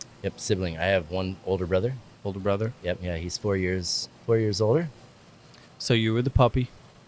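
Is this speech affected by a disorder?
No.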